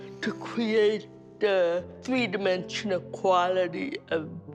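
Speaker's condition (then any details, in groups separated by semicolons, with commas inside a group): Cerebral palsy; speech therapy from age four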